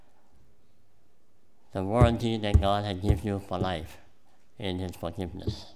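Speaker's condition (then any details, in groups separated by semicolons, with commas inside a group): Cleft palate; present from birth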